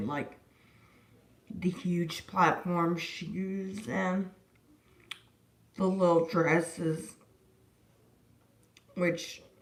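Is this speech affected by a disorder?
Yes: disability causing slurred speech.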